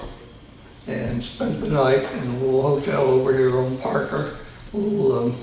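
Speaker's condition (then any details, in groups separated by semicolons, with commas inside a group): Tongue cancer surgery; three malignant tongue tumors removed, both sides of tongue; third tumor removed about a year ago; trouble saying many words, low volume, creaky voice, worse after each surgery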